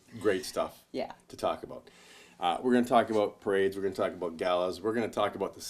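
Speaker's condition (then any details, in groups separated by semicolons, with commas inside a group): No condition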